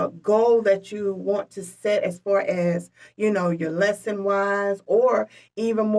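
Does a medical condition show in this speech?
No.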